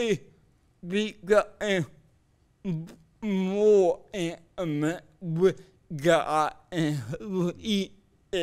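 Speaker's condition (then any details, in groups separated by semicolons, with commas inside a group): Cerebral palsy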